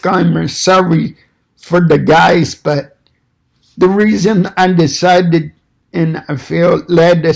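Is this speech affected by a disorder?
Yes: cerebral palsy; fine motor impairment; impaired reaction speed and control.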